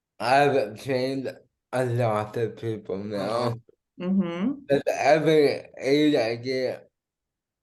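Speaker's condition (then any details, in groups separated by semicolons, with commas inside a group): Cerebral palsy; diagnosed at about two months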